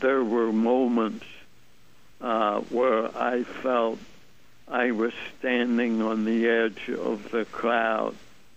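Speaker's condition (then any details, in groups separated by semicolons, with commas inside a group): ALS; limb onset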